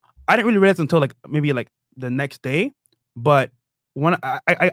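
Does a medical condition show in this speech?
Yes: stuttering; stutter since earlier years, was a quiet person back then; stutters frequently during the recording; acknowledged by self, co-host says stutters all over the place; here repeated sounds.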